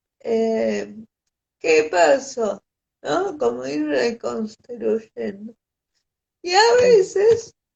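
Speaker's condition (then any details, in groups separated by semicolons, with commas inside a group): Cerebral palsy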